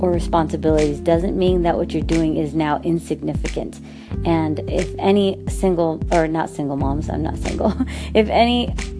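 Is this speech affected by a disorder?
No.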